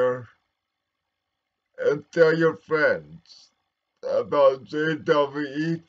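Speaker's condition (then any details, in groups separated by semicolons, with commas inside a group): Cerebral palsy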